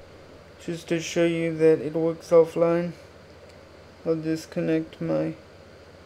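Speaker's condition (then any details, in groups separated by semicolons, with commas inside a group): Cerebral palsy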